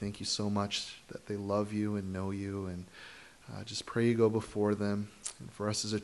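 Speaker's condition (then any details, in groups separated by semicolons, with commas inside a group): No condition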